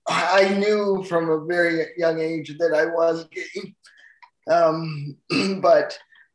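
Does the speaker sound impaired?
Yes: cerebral palsy; full-time wheelchair user.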